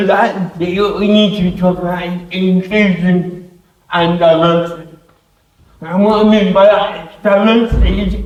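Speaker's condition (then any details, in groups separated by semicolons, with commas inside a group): Cerebral palsy; affects hands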